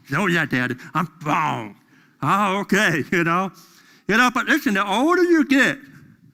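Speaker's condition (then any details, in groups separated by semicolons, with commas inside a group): Deafness; deaf during school years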